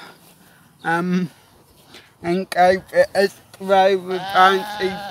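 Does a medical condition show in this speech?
Yes: cerebral palsy.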